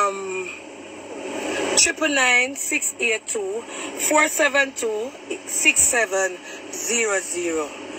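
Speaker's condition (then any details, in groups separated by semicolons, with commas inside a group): No condition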